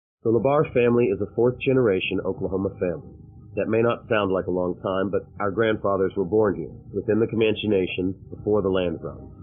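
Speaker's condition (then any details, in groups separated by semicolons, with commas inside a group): No condition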